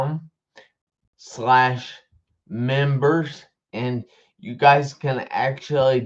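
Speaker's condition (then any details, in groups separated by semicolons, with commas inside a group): Traumatic brain injury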